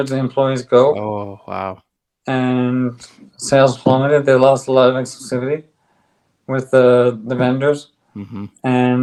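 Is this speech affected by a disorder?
Yes: ALS; on drug, stronger bite, speaks better.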